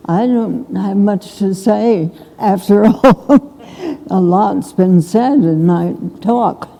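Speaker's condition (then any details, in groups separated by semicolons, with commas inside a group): Essential tremor; more than half her life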